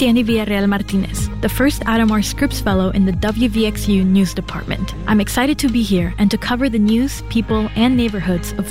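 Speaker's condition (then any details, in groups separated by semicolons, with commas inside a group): No condition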